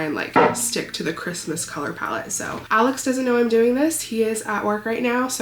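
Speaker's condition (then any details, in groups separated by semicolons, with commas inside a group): No condition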